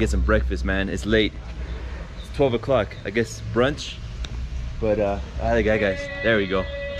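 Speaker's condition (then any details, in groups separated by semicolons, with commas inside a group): No condition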